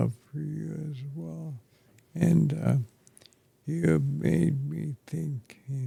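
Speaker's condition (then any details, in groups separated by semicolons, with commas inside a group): ALS; affects chest and throat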